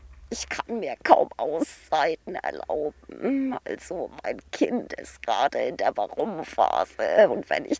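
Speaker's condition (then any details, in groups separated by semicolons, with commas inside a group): Spasmodic dysphonia; adductor type, focal laryngeal dystonia, long ignored, noticed by others, diagnosis delayed, first attributed to psyche; treated with botulinum toxin injections; fluent speech after first injection, at times must stutter through completely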